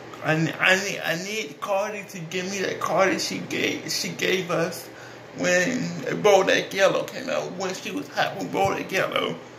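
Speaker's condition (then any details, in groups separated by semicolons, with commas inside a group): Cerebral palsy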